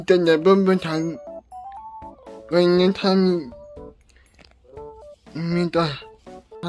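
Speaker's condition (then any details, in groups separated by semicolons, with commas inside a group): Cerebral palsy; brain lesion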